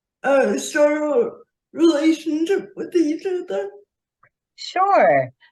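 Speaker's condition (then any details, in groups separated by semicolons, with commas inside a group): Quadriplegic cerebral palsy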